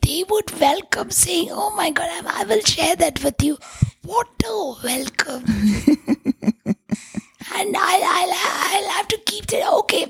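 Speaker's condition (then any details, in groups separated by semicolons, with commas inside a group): Tracheostomy, vocal cords permanently constricted from smoke inhalation; Carlton Towers fire Bangalore, 12 years ago, multiple failed surgeries; breathes through tracheostomy tube in larynx, tube changed every 4 months permanently; must block tube hole with finger to be audible, former voice lost, voice called unforgettable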